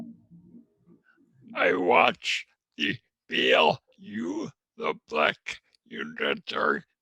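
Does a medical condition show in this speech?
Yes: traumatic brain injury.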